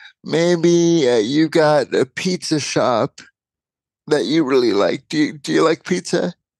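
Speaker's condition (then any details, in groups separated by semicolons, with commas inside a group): Cerebral palsy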